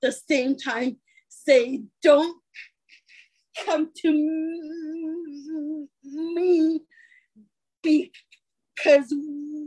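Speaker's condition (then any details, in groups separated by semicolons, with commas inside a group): Stuttering; attended a speech course; blocks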